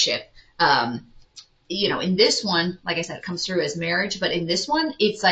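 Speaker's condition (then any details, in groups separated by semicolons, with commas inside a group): No condition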